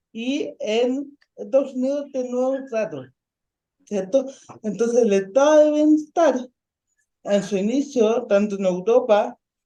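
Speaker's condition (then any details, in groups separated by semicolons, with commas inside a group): Ataxic cerebral palsy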